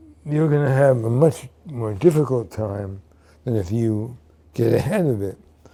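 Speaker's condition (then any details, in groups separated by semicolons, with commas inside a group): Parkinson's disease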